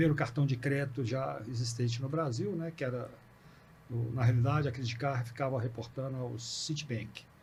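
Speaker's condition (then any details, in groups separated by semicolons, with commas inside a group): No condition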